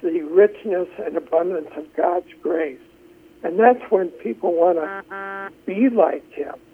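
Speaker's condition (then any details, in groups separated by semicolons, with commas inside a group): Essential tremor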